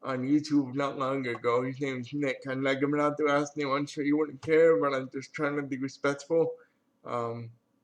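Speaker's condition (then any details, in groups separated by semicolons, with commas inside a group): Cerebral palsy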